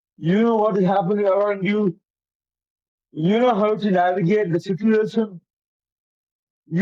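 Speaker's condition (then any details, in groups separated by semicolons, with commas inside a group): Cerebral palsy; affects coordination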